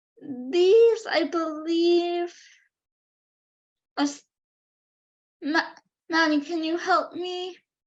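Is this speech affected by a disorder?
Yes: cerebral palsy.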